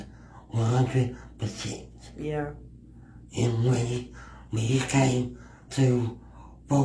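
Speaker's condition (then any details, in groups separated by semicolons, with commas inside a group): Cerebral palsy; affects walking; speech issues, drools, spits a little when speaking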